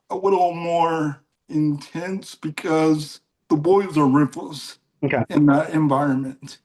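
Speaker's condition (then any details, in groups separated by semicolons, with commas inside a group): Cerebral palsy; mild case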